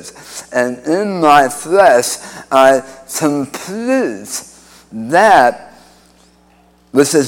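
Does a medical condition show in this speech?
Yes: speech impediment after cancer surgery; oral cancer 31 years ago, radiation, 2015 recurrence, two-thirds tongue removed at Hartford Hospital, forearm flap; incurable recurrent cancer in mouth floor and tongue, chemotherapy, failed immunotherapy at Dana-Farber, antibody drug; speech impediment from reconstructed tongue tied to mouth floor, no speech with tracheostomy after surgery.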